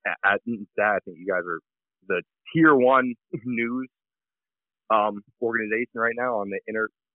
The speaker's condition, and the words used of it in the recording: Stuttering. You gotta forgive me. I have a stutter like a motherfucker.